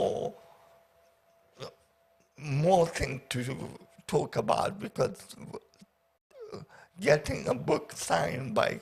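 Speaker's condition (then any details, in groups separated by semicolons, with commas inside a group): Paraplegia with essential tremor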